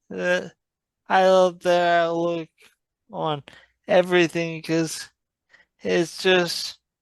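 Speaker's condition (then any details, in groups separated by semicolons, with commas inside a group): Traumatic brain injury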